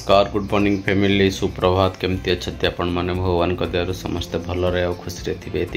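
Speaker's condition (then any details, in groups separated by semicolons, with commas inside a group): No condition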